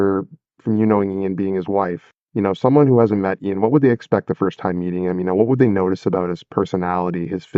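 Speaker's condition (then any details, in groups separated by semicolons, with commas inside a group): No condition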